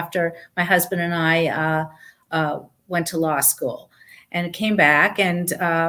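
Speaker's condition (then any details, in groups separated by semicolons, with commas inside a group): No condition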